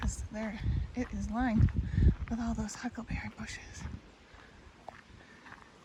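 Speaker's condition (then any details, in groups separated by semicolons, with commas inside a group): No condition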